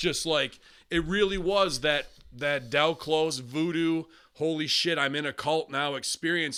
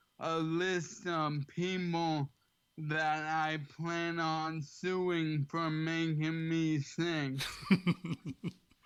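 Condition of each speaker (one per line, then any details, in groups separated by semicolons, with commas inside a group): No condition
ALS; two years off after onset, performing again; slightly slurred, has to slow down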